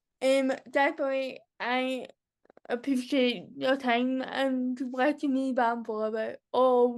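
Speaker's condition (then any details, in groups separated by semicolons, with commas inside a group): Cerebral palsy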